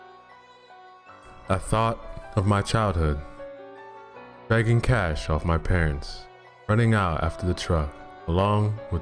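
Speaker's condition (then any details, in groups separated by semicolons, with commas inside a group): No condition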